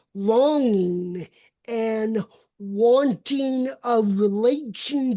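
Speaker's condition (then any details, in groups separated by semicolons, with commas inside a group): Cerebral palsy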